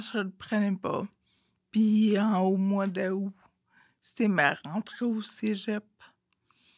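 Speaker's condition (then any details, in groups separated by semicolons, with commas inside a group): Friedreich's ataxia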